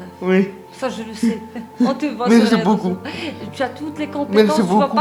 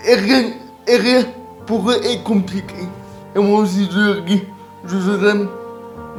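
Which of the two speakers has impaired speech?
The second: cerebral palsy; present from birth, motor disorders; about twenty years since diagnosis.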